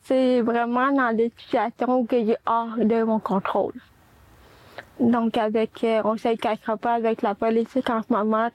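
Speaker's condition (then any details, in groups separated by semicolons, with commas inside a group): Cerebral palsy; four limbs affected, no manual dexterity, hearing problem, hearing aids both ears since age six months; speech and language disorder caused by cerebral palsy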